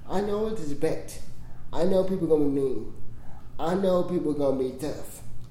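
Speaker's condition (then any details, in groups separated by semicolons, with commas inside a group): Cerebral palsy; congenital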